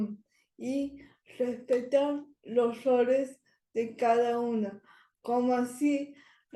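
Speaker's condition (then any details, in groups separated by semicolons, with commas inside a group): Cerebral palsy; speech not very good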